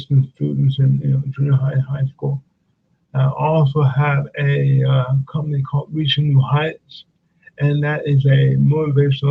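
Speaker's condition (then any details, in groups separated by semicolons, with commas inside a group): Cerebral palsy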